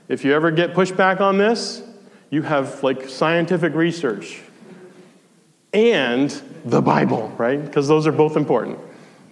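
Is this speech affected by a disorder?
No.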